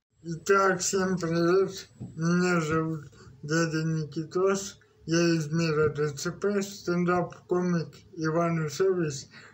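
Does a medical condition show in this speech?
Yes: cerebral palsy.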